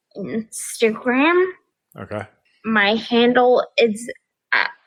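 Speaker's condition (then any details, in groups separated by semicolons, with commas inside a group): Progressive ataxia; affects speech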